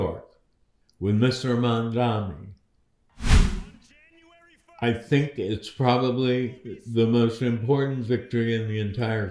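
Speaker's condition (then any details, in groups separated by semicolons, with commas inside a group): Parkinson's disease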